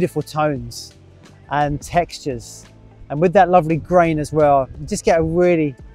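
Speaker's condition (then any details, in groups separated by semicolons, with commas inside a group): No condition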